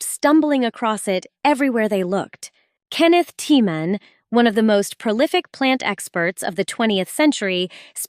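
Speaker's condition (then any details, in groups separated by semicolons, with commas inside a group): No condition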